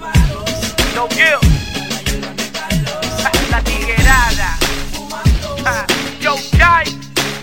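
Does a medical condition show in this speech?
No.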